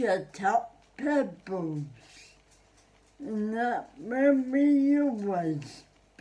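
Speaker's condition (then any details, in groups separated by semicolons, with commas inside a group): Cerebral palsy; spastic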